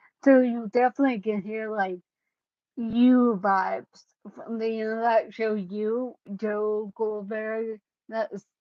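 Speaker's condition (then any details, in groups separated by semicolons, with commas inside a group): Cerebellar ataxia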